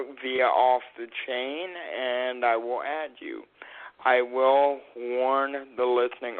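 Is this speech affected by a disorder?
Yes: cerebral palsy.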